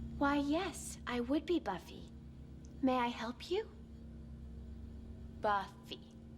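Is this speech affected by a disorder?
No.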